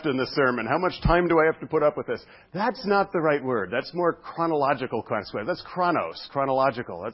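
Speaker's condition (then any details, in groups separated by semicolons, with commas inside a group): No condition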